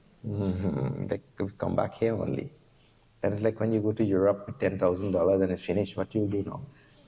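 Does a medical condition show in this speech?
No.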